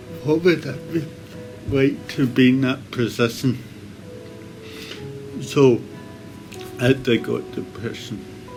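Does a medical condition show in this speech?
Yes: cerebral palsy.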